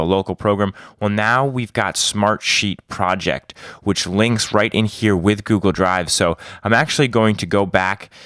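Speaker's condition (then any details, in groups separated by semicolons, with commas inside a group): No condition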